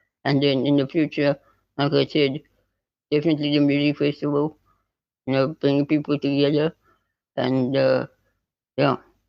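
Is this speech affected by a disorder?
Yes: spinal muscular atrophy type 2.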